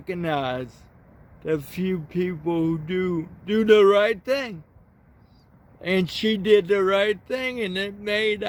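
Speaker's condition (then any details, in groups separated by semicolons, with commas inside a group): Cerebral palsy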